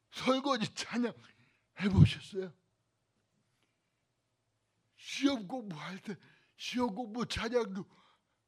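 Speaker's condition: Cerebral palsy; cervical spine c2 to c7 damaged

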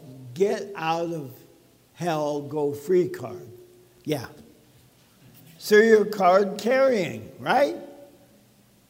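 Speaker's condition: ALS; talks funny, speech sounds abnormal

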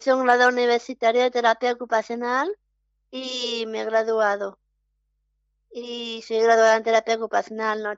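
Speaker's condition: Down syndrome; interviewed by telephone

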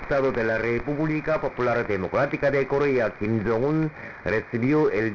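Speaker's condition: No condition

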